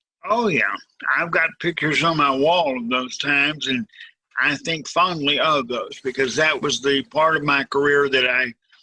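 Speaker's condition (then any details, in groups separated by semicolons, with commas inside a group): Cerebral palsy, severe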